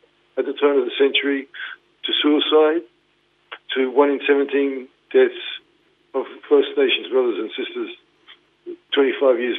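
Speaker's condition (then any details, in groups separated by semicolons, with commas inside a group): Parkinson's; diagnosed 2019, led to retirement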